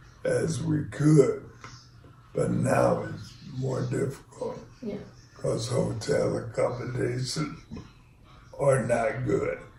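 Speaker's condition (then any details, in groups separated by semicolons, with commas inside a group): ALS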